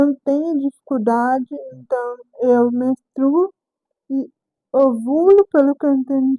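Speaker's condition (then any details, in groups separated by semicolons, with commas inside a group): Cerebral palsy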